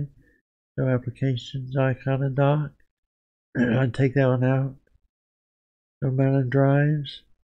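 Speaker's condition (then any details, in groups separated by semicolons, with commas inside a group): Parkinson's disease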